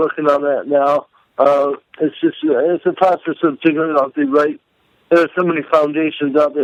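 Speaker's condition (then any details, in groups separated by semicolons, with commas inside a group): Cerebral palsy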